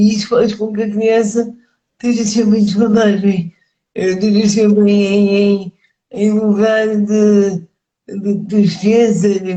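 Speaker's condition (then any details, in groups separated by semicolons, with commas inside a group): Cerebral palsy; speech affected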